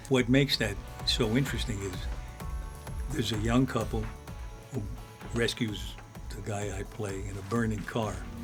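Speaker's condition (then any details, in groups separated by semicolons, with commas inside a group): No condition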